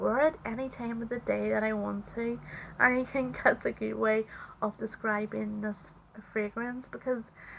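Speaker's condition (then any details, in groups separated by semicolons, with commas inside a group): No condition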